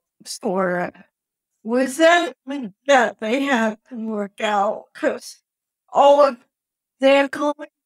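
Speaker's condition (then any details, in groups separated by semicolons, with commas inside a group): Cerebral palsy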